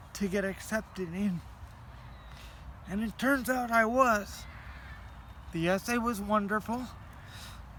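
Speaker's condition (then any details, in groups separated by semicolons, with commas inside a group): Cerebral palsy; heavily altered breathing patterns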